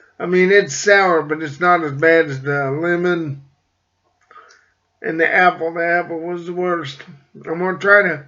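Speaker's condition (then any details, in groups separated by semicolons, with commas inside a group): Cerebral palsy; slight speech impediment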